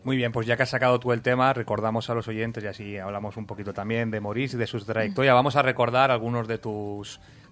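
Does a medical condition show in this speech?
No.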